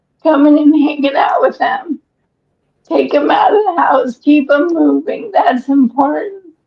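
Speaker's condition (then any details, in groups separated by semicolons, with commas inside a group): ALS; breathless after exertion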